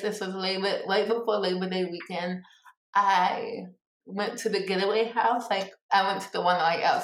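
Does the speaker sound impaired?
Yes: cerebral palsy; born two months premature.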